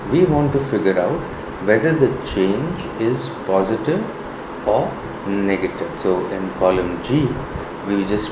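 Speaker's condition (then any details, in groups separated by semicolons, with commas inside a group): No condition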